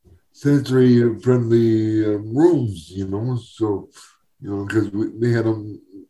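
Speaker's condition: Cerebral palsy; uses wheelchair for mobility

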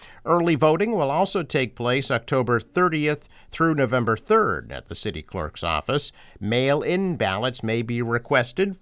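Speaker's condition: No condition

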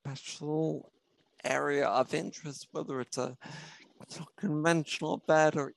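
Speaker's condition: Spinocerebellar ataxia; symptoms for over 40 years

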